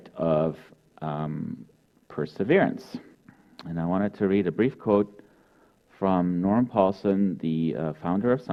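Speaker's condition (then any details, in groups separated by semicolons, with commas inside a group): No condition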